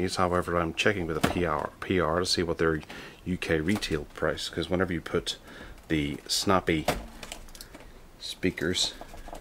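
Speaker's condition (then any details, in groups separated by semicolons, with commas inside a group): No condition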